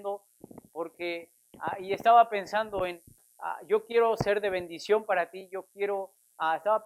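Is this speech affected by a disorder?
No.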